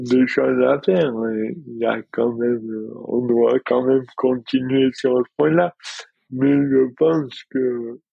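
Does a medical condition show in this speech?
Yes: dystonia; receives injections, more pain before injection, improved balance, no longer falls.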